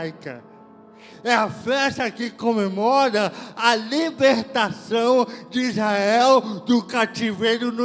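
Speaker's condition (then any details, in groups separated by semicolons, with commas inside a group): Cerebral palsy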